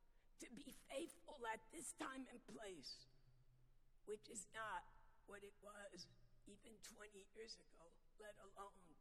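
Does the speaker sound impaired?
Yes: vocal dysphonia; noticeably sultry voice, not painful.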